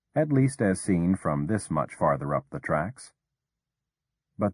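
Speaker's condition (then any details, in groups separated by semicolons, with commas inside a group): No condition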